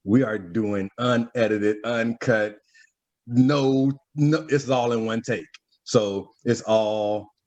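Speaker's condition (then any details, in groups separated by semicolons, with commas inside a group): No condition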